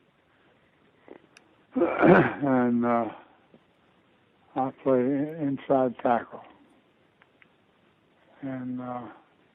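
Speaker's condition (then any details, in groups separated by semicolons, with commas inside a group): Parkinson's disease; diagnosed about two years ago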